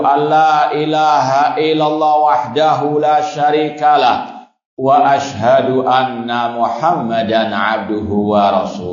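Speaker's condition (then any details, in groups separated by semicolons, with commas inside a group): No condition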